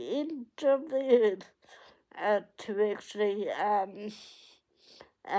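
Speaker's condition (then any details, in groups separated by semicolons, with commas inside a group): Cerebral palsy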